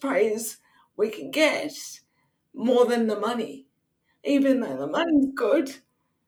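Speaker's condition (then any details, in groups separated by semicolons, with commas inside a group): Cerebral palsy; wheelchair user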